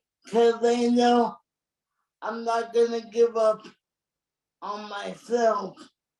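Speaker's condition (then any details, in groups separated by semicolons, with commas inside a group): Cerebral palsy; present from birth, premature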